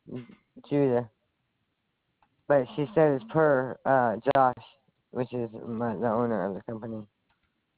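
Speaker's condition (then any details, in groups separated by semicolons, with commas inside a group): Stroke; past stroke, lasting speech impairment, considers self partly disabled; speech still impaired at time of call; impaired speech from stroke, speech kind of messed up, limits public-facing work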